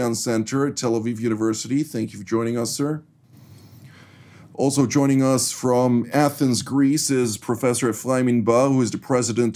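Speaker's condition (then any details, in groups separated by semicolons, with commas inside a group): No condition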